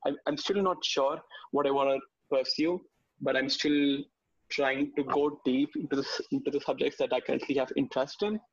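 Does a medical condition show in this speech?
Yes: stammer; severe stammer since childhood, speech therapy and mirror practice did not help, glossophobia, began working on it in class 9; much improved, average or above average public speaker, self-directed exposure through debates, Model UN, speaking to strangers; once could not say own name in class, stammered a lot when nervous, voice trembled at first debate; here repeated sounds.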